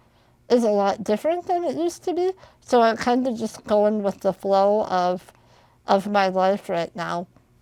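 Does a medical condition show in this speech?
Yes: spinal muscular atrophy.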